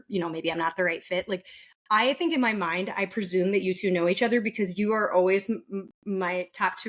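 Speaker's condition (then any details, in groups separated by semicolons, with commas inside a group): No condition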